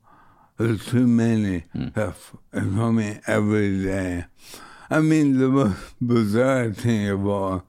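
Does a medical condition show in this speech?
Yes: motor neuron disease; bulbar motor neuron disease, affecting throat and neck, about a year since onset, may later affect hands and legs; losing voice, ragged voice, sometimes hard to understand, speaking takes effort, hears own voice differently, swallowing affected.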